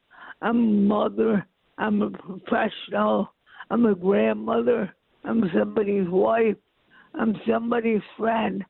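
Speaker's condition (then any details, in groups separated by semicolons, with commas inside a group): Cerebral palsy; walking affected, wobbly gait, no intellectual disability, drives a car; talks funny, speech and gait mistaken for intoxication, speaks independently without helper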